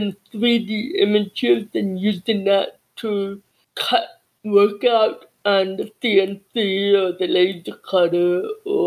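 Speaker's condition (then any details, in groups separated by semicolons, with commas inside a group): Cerebral palsy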